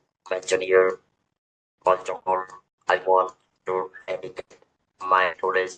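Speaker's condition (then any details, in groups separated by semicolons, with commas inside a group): Throat cancer, electrolarynx user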